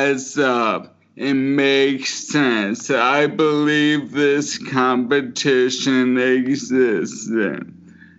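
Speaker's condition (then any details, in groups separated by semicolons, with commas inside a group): Motor neuron disease; can no longer dance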